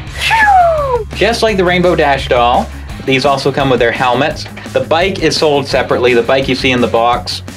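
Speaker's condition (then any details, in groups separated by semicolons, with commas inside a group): No condition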